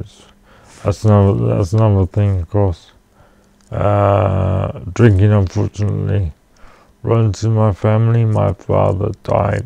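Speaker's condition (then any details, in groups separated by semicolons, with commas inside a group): Cerebral palsy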